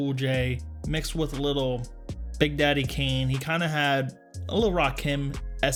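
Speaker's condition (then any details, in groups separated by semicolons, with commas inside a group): No condition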